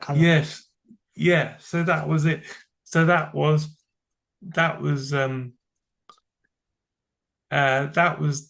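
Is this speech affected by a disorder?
Yes: cerebral palsy; from birth.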